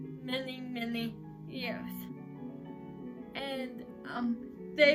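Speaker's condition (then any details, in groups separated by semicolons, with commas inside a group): Cerebral palsy; uses crutches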